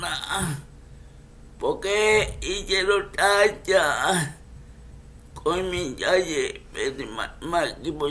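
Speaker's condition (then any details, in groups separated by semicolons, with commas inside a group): Cerebral palsy; wheelchair user; condition affects speech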